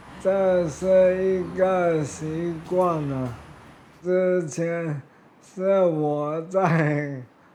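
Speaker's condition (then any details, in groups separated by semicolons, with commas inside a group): Amyotrophic lateral sclerosis; can still speak and eat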